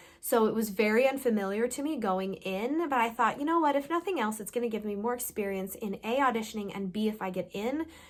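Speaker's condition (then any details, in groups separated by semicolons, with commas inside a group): No condition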